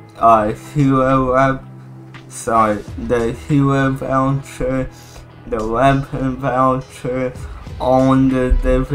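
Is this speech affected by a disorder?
Yes: cerebral palsy.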